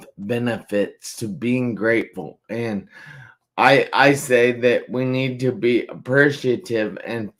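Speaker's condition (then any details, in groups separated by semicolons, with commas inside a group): Traumatic brain injury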